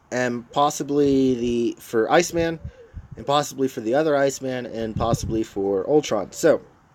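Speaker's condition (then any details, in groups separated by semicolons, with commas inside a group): No condition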